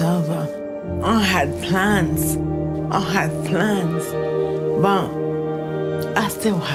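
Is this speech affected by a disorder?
Yes: motor neuron disease; voice banked, uses digital synthetic voice; voice affected, expected to be lost.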